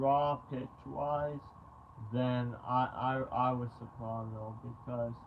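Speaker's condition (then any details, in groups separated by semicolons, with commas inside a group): Tongue cancer surgery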